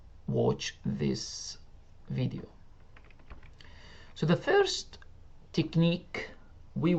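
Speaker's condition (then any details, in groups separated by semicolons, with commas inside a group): No condition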